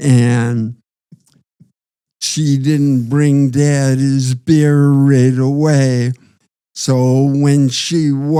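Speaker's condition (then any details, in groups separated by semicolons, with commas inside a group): Parkinson's disease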